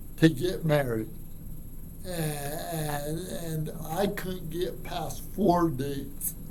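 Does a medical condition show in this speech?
Yes: cerebral palsy; from birth.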